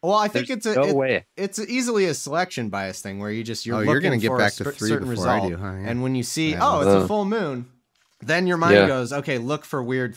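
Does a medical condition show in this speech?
No.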